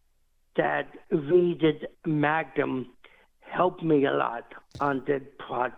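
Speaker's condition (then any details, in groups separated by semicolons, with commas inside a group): Cerebral palsy; ran New York City Marathon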